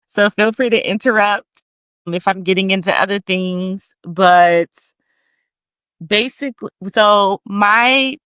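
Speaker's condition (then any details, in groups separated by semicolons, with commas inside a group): No condition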